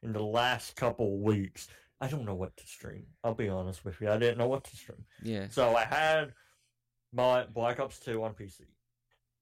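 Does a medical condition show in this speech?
Yes: cleft palate; cleft palate since childhood.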